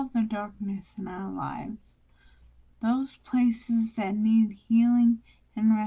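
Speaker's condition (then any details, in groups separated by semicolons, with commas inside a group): Brain injury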